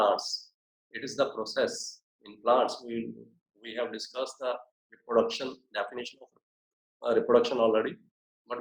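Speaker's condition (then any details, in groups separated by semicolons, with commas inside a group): No condition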